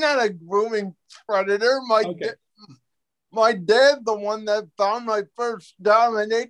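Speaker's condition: Cerebral palsy; age 32

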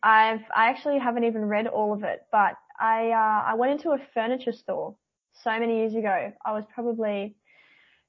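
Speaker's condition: Cleft palate; congenital cleft palate

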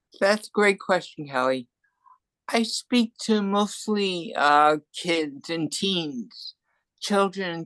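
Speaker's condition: Cerebral palsy and hearing loss; adult

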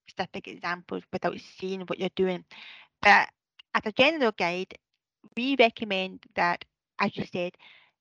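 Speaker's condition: Deafness; unsure how loud or quiet

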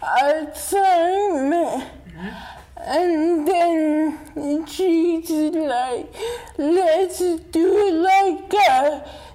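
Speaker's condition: Dystonia; brain damage sometimes in basal ganglia, lost control over body, nervous system affected, wheelchair user, hands affected; takes deep breath and relaxes when tense to gain control, calms before able to speak

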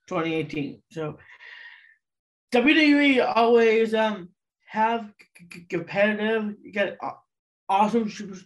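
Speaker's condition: Down syndrome; adult of 25

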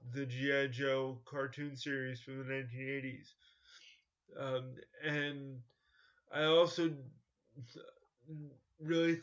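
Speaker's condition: Cerebral palsy; ongoing physical therapy, personal training

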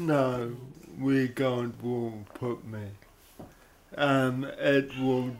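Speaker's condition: Cerebral palsy; condition itself non-degenerative

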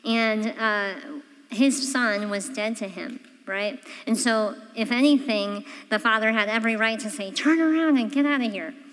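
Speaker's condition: Cleft palate; congenital

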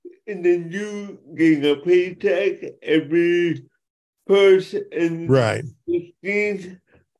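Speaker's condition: Cerebral palsy; affects speech

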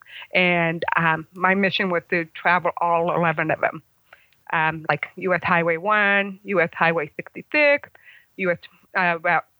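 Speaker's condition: Congenital hearing loss; about 75% hearing loss

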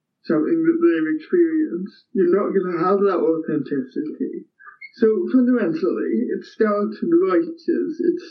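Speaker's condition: Cerebral palsy; physical only

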